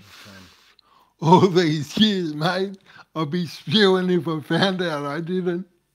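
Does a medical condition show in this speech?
Yes: cerebral palsy.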